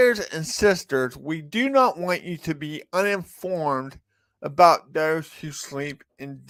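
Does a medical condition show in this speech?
Yes: cerebral palsy; from birth.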